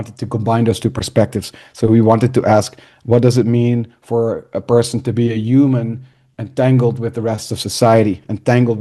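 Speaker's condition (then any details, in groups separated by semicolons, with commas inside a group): No condition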